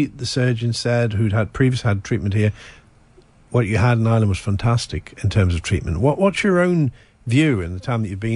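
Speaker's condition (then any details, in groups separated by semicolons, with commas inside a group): No condition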